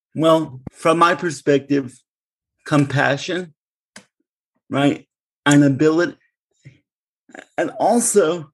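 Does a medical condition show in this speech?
Yes: cerebral palsy; congenital cerebral palsy, since birth, born in Bridgeport, Connecticut, segregated schooling.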